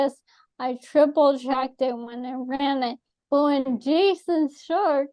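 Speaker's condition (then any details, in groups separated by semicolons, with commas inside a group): ALS; atypical case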